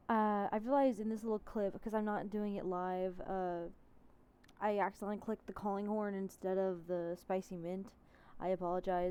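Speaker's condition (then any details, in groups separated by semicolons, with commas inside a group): No condition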